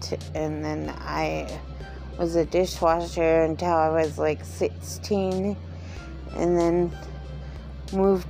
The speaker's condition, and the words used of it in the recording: Cerebral palsy. I have seizures, it messes with my speech and my motor skills.